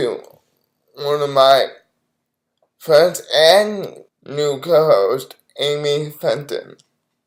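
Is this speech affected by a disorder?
Yes: cerebral palsy.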